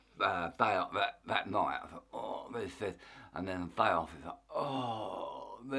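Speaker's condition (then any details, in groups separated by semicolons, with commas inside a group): Tongue cancer; half tongue removed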